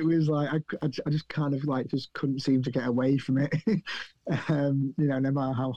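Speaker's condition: Stutter; lifelong speech impediment since childhood, stuttering worst around age 7 to 8, speech therapy helped; at age 7 to 8 could not say one word without stuttering or stammering; repeated sounds, repeated words

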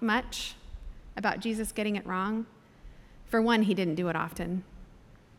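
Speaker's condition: No condition

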